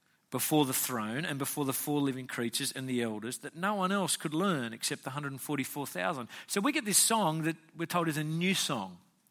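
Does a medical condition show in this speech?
No.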